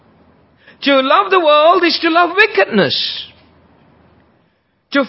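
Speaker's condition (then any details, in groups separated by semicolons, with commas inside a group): No condition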